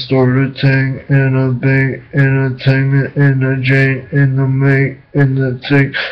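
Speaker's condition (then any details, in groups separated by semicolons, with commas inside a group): Brain injury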